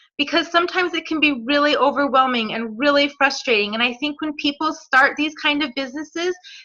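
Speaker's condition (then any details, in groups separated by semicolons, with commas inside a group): No condition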